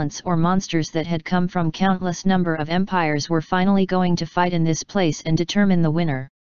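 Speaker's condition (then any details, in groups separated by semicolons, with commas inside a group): No condition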